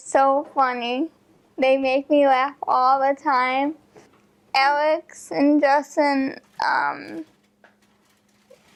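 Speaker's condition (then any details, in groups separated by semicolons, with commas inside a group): Cerebral palsy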